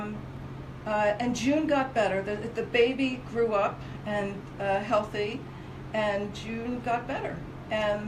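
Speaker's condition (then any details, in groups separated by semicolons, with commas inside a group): No condition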